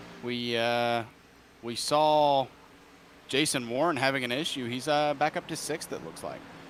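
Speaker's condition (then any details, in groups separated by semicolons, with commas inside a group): No condition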